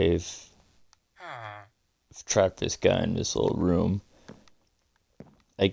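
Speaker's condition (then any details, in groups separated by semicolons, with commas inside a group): No condition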